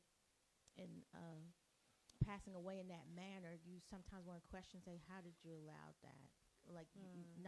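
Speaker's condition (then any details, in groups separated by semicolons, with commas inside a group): No condition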